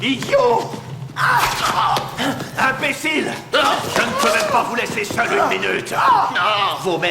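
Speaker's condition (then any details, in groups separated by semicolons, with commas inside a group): No condition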